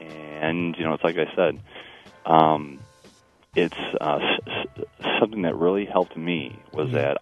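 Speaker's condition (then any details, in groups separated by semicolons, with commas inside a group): Stuttering; stuttering since earliest memory, past speech therapy, none since about age 25-26; still stutters as adult, acceptance and openness said to improve fluency; blocks, fluent when singing or rapping, very fluent watching breathing and phrasing words; repeated sounds, prolonged sounds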